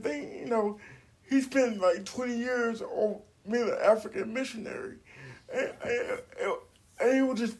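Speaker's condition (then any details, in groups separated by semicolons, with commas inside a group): Cerebral palsy; uses wheelchair, age 42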